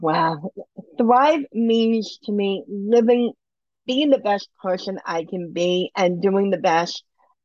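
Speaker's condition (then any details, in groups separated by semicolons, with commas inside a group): Bilateral cleft lip and palate; congenital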